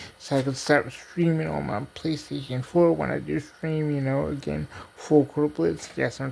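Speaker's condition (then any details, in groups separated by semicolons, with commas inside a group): Cerebral palsy; diplegia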